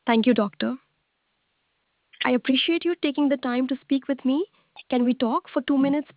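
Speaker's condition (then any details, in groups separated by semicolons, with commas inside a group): No condition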